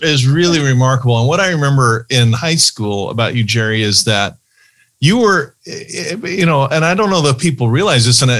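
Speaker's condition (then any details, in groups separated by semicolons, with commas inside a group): No condition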